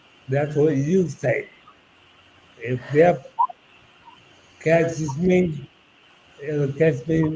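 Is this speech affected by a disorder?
Yes: ALS; about eight years since diagnosis.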